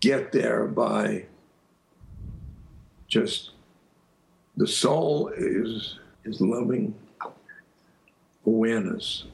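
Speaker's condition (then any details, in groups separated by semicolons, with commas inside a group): Aphasia; speech stops, and things like that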